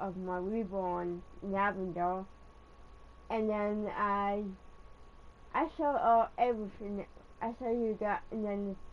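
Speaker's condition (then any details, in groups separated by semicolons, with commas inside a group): Cerebral palsy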